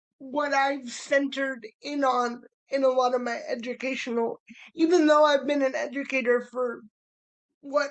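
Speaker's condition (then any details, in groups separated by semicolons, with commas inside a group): Cerebral palsy; spastic cerebral palsy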